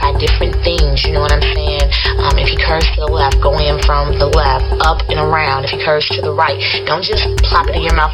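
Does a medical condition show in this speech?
No.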